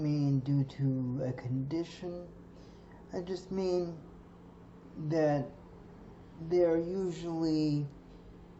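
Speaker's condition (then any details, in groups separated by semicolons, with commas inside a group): Cerebral palsy; stiff muscles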